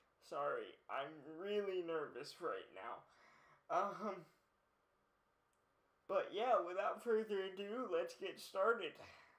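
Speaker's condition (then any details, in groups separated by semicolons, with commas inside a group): Cerebral palsy; affects muscle movement, intellect unaffected, eight major surgeries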